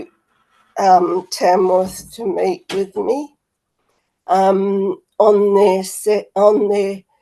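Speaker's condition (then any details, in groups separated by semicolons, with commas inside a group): Motor neurone disease; PEG feeding tube; terminal, diagnosed four to five months ago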